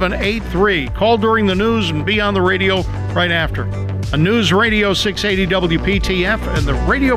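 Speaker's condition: No condition

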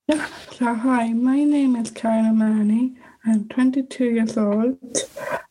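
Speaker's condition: Down syndrome; speech and language therapy since childhood, takes longer to learn; 22 years old, attends communication groups run by speech and language therapists; therapy helps to speak up clearly, ask questions, have conversations, communicate better

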